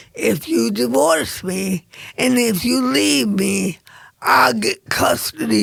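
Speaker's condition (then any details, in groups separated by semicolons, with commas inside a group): Cerebral palsy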